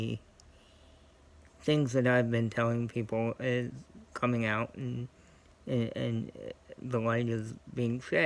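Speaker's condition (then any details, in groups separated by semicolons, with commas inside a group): Cerebral palsy; scoliosis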